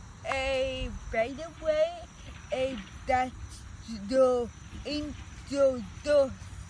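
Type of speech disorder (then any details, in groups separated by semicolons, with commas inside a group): Apraxia of speech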